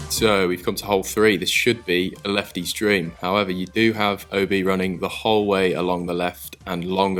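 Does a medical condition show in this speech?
No.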